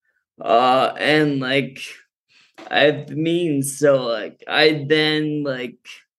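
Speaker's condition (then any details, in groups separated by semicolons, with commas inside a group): Friedreich's ataxia; genetic neuromuscular condition from birth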